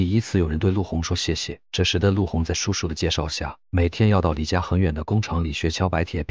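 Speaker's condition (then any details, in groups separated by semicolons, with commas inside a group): No condition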